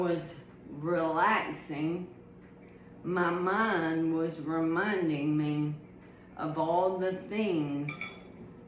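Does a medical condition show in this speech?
Yes: ALS.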